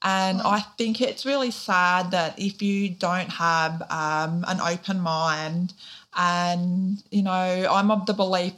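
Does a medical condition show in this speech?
Yes: deafness, profound; born deaf, recessive gene, Auslan sign language first language, started speaking at age 5; weekly private speech therapy in childhood, speaks clearly, bilingual Auslan and spoken English.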